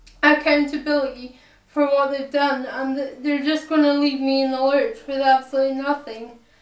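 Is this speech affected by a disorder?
Yes: cerebral palsy.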